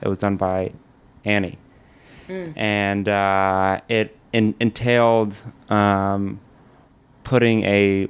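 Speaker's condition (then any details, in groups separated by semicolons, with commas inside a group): Stuttering; 3 weeks at American Institute for Stuttering (AIS), Manhattan, openly discloses stuttering; stutters without visible struggle, comfortable confident speech, some words not out perfectly; repeated sounds, prolonged sounds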